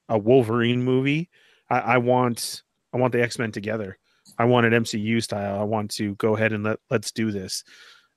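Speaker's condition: No condition

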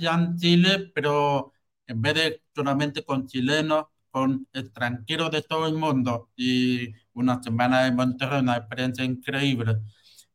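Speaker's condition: Hearing loss with cochlear implant; congenital hearing loss

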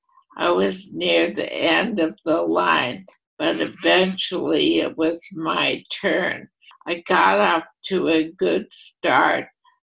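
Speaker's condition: ALS, primary lateral sclerosis

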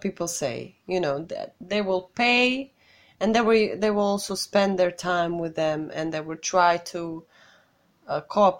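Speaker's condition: No condition

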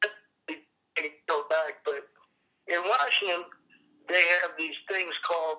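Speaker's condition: Cerebral palsy; appearance likened to Parkinson's

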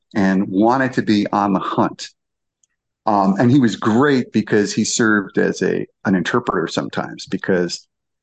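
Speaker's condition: No condition

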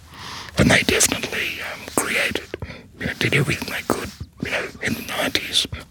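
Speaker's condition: Laryngectomy, voice prosthesis; vocal cord cancer, throat cancer recurrence 8 years later, laryngectomy late 2016, second operation for spreading infection; very quiet, odd manner of speaking, fluent in paragraphs since start of speech therapy

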